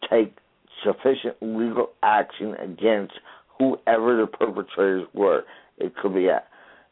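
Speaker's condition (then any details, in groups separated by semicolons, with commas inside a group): Traumatic brain injury; noticeable voice challenge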